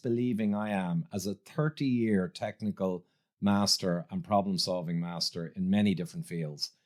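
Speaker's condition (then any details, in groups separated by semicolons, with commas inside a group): No condition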